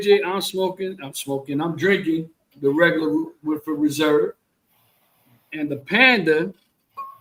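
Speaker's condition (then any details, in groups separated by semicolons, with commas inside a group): No condition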